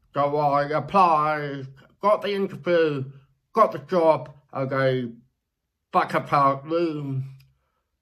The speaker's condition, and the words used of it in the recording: Deafness. Um, and then when he responds, um, his speech is incredible.